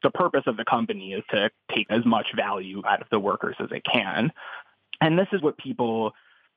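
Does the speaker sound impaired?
No.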